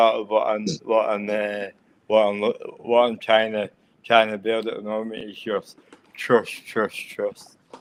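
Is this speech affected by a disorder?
Yes: cerebral palsy.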